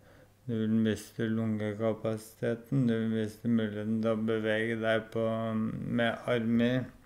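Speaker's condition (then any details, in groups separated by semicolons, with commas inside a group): ALS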